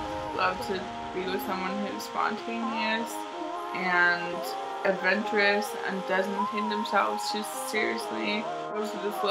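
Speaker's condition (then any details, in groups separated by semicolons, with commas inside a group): Cerebral palsy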